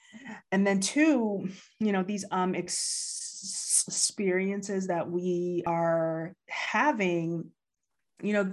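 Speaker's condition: Stuttering; lifelong stutter since grade school, past speech therapy, public speaking since 2014 as fear exposure; public speaking for about 5 years, taken up to face fear of talking; fluency varies day to day, some days very fluent, others not, worries about being understood; prolonged sounds, blocks

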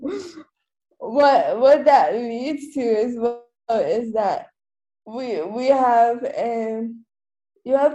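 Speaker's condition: Cerebral palsy; quadriplegic, wheelchair user

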